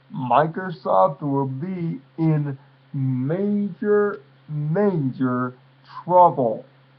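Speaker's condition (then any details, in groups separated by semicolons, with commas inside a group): Cerebral palsy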